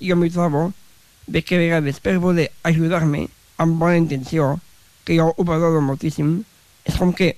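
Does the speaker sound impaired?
Yes: Down syndrome; needs extra time to understand and process explanations.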